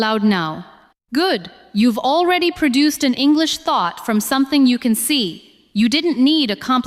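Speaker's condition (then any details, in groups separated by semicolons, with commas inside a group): No condition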